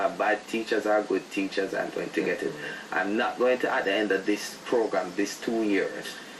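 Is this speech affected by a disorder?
No.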